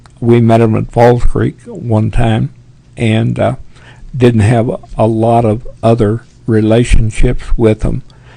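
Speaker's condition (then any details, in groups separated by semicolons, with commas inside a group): Parkinson's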